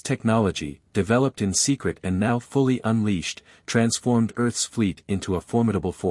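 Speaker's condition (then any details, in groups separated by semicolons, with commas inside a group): No condition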